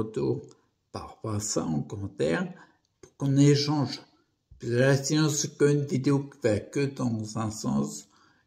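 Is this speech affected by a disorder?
Yes: primary progressive multiple sclerosis.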